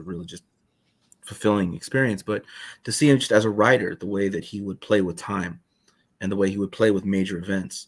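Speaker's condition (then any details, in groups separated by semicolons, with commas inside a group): No condition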